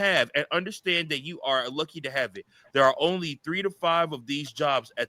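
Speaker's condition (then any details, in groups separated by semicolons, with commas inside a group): No condition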